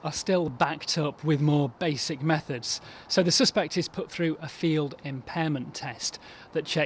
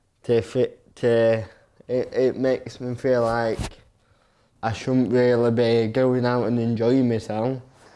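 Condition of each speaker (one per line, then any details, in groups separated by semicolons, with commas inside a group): No condition
Cerebral palsy; affects coordination; speech sounds unusual, mistaken for drunk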